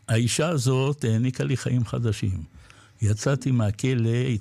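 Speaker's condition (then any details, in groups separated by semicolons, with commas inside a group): Parkinson's disease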